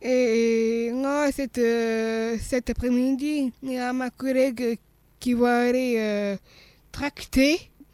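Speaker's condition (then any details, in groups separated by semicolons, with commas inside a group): Down syndrome; congenital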